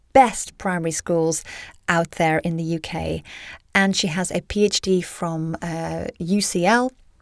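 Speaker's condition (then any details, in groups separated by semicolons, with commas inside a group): No condition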